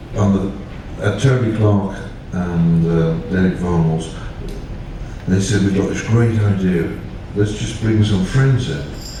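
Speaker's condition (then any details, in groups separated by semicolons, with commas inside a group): No condition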